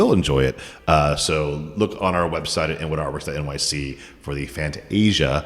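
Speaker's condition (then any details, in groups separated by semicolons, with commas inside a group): No condition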